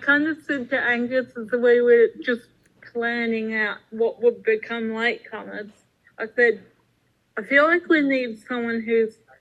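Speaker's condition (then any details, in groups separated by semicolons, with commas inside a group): Cerebral palsy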